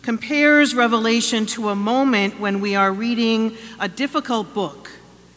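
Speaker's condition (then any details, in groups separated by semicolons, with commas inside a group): No condition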